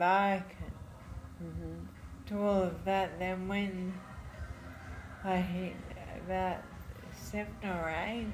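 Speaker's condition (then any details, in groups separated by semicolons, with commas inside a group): Friedreich's ataxia; diagnosed in childhood; wheelchair since teens, about 18 years since diagnosis, progressive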